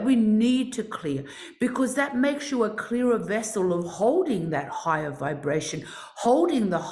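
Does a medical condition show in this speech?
No.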